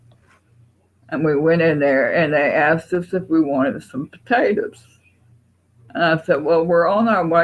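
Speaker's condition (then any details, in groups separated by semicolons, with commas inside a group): Parkinson's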